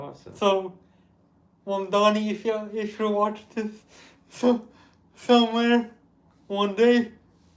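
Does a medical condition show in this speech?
Yes: cerebral palsy; with developmental delay.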